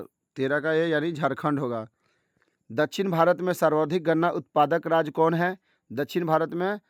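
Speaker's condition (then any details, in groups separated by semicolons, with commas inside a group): No condition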